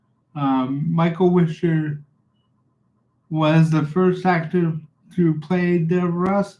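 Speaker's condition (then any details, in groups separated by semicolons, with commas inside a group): Cerebral palsy; reliable voice, uses voice control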